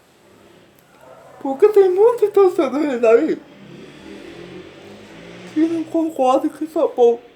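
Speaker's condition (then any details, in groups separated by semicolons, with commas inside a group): Cerebral palsy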